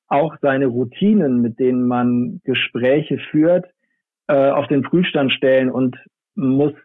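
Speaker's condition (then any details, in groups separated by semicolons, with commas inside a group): No condition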